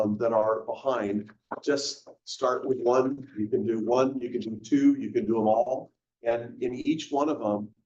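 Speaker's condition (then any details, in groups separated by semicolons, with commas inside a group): No condition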